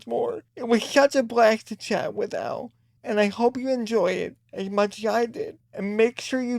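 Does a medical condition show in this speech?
Yes: cerebral palsy.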